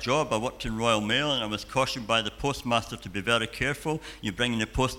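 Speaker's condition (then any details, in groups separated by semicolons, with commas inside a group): Cleft palate and cleft lip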